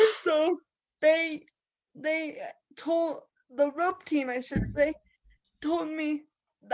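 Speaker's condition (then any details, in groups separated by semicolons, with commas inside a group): Cerebral palsy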